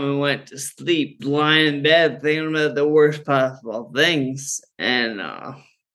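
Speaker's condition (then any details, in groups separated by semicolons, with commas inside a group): Friedreich's ataxia; genetic neuromuscular condition from birth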